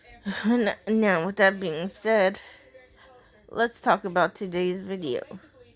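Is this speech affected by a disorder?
Yes: cerebral palsy.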